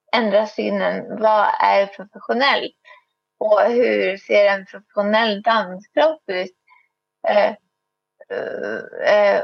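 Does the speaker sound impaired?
Yes: cerebral palsy, spastic.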